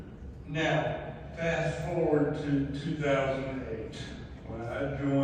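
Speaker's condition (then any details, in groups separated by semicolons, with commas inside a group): ALS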